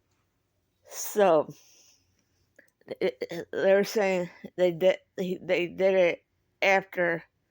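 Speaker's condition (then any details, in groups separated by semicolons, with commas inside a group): Cerebral palsy; speaks differently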